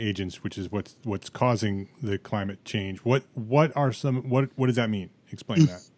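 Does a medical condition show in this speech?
No.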